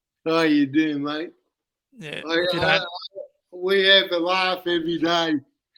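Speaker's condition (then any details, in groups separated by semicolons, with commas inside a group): Cerebral palsy; uses wheelchair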